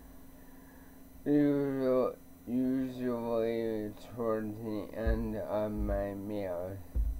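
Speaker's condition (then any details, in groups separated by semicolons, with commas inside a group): ALS; slurred slow speech, weak tongue, tires talking, swallowing difficulty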